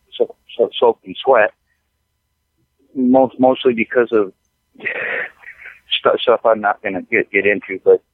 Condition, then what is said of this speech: Stuttering. I don't know what kind of work I can do anymore, given I have one useless leg, stutter like a damn fool.